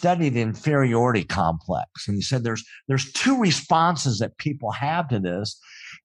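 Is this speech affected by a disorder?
Yes: cleft palate; congenital cleft palate.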